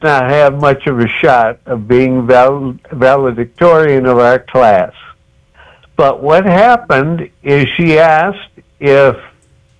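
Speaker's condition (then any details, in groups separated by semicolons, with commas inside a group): Cerebral palsy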